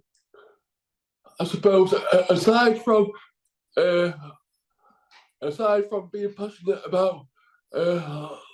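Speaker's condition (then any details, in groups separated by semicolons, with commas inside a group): Cerebral palsy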